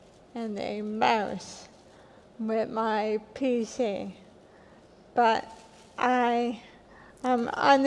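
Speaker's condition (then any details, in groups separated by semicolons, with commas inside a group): Hereditary spastic paraplegia; motor neuron disease variant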